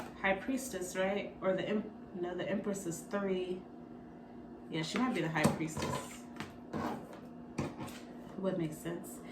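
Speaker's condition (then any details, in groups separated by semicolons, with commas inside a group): No condition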